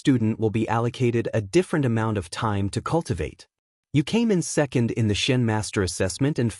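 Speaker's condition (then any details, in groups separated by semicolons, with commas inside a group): No condition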